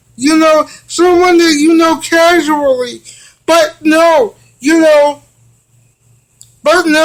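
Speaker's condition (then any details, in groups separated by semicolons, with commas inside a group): Cerebral palsy; from birth; physical therapy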